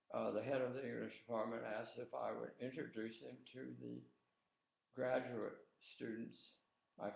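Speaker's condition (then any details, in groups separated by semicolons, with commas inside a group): Tongue cancer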